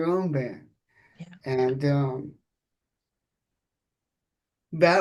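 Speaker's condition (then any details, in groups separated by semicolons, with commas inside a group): Cerebral palsy; from birth, surgeries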